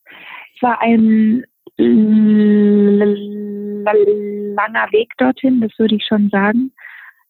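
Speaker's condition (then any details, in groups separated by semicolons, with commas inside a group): Stuttering; since early childhood, logopedics, no reading aloud at school, four-week VIPER-model desensitization intensive therapy at 15; age 28, much internal stuttering, audible stuttering less, more audible in some phases; brief pause then continues without audible stutter, feels symptoms before heard; prolonged sounds, blocks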